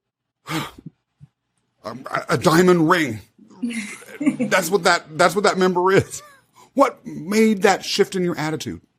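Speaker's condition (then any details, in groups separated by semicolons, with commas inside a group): No condition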